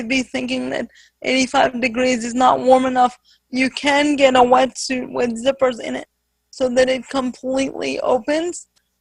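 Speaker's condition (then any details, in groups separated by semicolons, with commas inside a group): Spastic quadriplegic cerebral palsy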